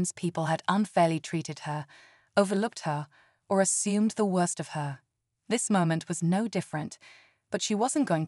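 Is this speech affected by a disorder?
No.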